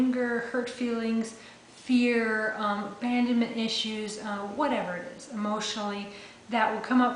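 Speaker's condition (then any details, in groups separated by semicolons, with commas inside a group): No condition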